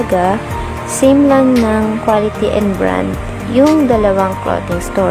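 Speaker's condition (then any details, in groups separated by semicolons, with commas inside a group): No condition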